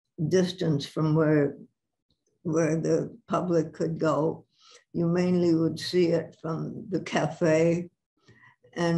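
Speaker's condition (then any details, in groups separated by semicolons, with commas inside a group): Parkinson's; about six years since onset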